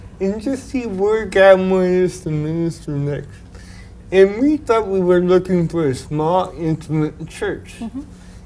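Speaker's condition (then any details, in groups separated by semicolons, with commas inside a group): Cerebral palsy; from birth, physical effects; predicted early to never speak well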